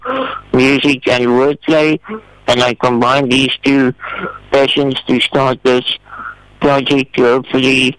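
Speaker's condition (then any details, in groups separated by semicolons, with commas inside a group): Spinal muscular atrophy type 2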